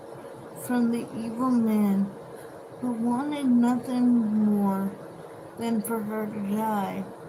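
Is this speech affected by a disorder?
Yes: cerebral palsy.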